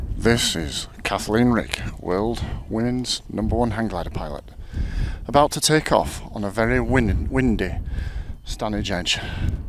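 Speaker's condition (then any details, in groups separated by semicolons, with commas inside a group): No condition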